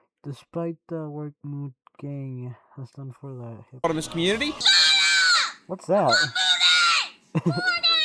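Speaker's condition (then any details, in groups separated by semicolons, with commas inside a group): No condition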